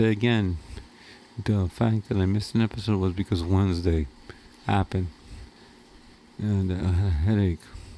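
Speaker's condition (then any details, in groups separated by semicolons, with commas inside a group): Cerebral palsy; wheelchair user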